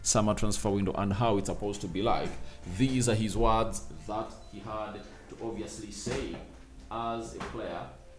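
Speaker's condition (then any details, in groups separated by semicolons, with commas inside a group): No condition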